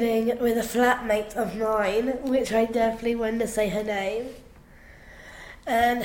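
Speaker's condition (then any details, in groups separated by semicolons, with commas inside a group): Down syndrome; held back a year at primary school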